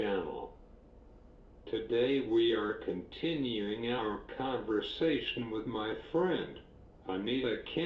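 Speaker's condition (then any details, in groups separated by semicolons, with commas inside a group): Cerebral palsy; uses wheelchair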